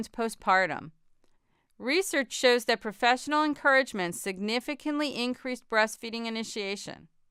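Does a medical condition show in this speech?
No.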